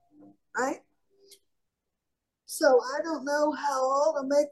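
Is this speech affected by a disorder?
Yes: cerebral palsy; from birth, highly mobile, largely independent, falls, shoulder dislocates lifting heavy, declined physical therapy, trains mace and clubs.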